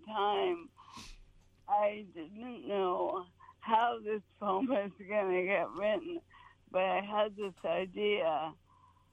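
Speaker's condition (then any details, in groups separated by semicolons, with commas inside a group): ALS; terminal, symptoms from early 2023, diagnosed after at least six months, walking distance steadily declining; vibrating neurons in head, no longer writing poems or revising; great difficulty speaking, speech garbled, still talking and swallowing food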